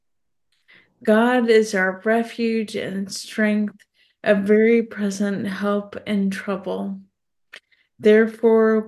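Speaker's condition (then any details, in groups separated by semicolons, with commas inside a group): ALS; progressive neurological disease, tongue fasciculations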